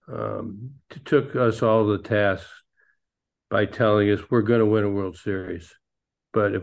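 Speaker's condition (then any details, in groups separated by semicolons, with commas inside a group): Parkinson's disease; ping pong, pool, pickleball, bowling as activities to help with Parkinson's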